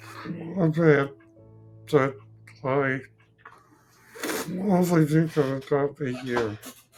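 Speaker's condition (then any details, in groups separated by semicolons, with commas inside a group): Duchenne muscular dystrophy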